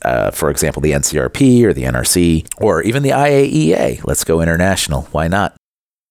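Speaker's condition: No condition

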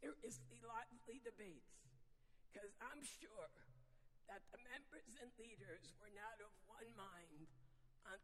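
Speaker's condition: Vocal dysphonia; vocal dysphonia diagnosed, has taken away ability to sing; noticeably sultry voice, not painful, lost singing ability, still able to speak

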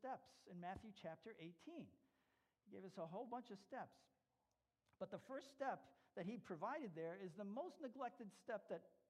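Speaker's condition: No condition

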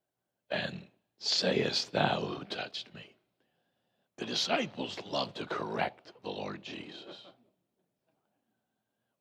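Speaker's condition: Voice box removal needed; vocal cord cancer

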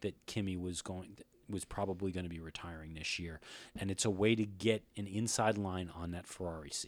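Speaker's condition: No condition

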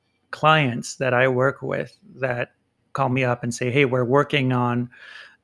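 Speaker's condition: No condition

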